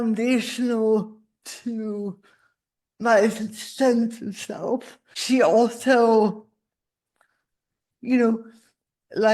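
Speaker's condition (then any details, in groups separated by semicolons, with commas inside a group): Cerebral palsy; spasticity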